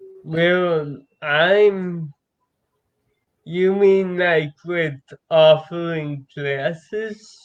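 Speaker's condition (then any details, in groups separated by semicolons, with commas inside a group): Cerebral palsy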